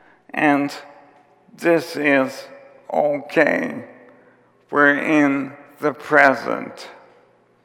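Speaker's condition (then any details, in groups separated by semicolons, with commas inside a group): ALS; onset with tiredness and clumsiness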